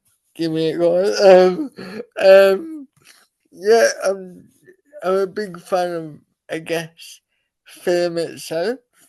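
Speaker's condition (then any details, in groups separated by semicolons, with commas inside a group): Cerebral palsy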